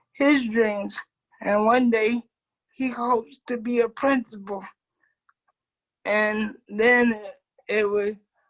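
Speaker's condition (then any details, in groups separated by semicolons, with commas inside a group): Cerebral palsy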